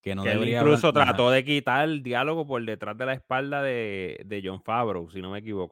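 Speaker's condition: No condition

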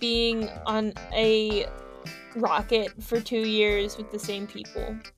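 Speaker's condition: No condition

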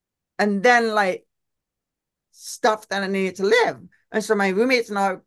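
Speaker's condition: Deaf; uses own voice

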